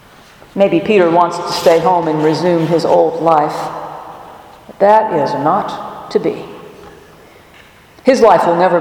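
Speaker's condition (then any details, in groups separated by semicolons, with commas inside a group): No condition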